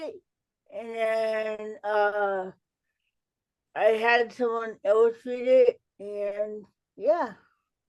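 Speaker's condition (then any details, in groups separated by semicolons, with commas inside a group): Cerebral palsy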